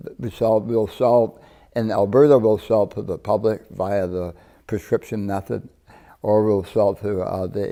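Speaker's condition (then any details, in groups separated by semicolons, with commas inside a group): Partial glossectomy for tongue cancer; tongue cancer, one third of tongue removed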